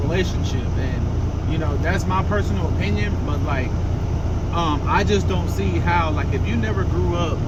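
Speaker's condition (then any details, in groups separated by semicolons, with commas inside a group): No condition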